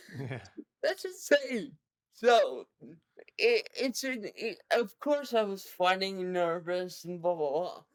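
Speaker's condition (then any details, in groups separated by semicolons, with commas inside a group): Cerebral palsy, severe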